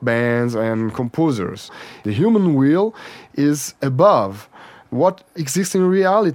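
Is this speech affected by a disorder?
No.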